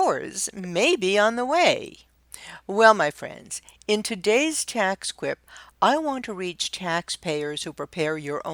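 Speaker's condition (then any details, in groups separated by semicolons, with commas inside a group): No condition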